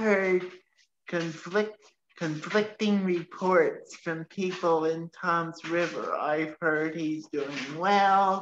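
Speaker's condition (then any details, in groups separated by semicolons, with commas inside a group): Cerebral palsy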